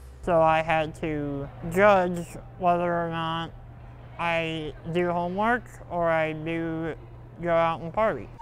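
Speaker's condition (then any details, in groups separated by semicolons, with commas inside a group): Muscular dystrophy; low muscle tone, slow writing and typing, needs frequent breaks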